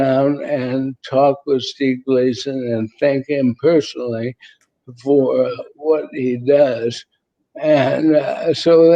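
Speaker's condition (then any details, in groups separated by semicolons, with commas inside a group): ALS; voice tires, needs rest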